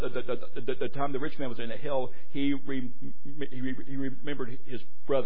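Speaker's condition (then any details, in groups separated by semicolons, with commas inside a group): Stuttering; repeated sounds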